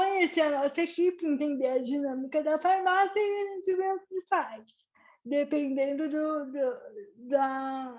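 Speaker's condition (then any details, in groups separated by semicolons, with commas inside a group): Cerebral palsy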